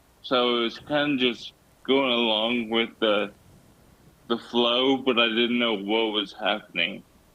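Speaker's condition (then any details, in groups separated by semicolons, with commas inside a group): Traumatic brain injury, severe; fall from three-story building; about 5 years since injury, after rehab; speech issues since injury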